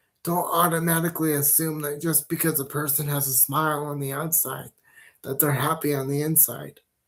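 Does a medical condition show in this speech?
Yes: cerebral palsy.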